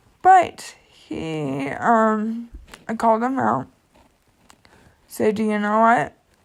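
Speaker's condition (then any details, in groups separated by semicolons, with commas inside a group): Cerebral palsy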